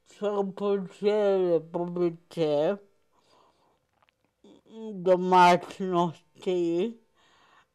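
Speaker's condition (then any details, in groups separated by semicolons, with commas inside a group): Cerebral palsy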